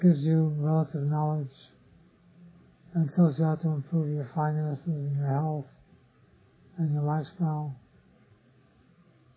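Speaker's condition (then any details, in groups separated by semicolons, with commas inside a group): Parkinson's disease; others offer remedies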